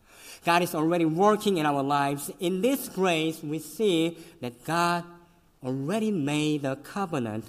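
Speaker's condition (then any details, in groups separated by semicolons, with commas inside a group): Cleft lip and palate; congenital, severe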